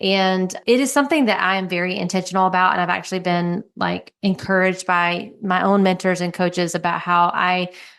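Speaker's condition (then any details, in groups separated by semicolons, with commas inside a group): No condition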